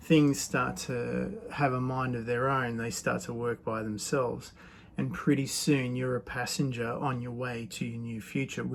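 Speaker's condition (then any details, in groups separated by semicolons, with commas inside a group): No condition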